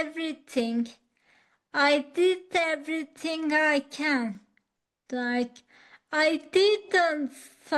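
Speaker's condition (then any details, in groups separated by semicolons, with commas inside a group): Acquired ataxia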